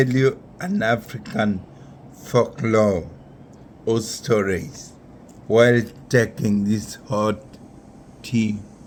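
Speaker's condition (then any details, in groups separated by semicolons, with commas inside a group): Neurological disease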